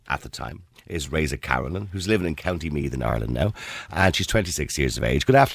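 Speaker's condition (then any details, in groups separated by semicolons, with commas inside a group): No condition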